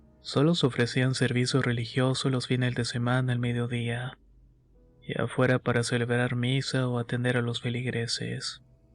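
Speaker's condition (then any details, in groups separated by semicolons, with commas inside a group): No condition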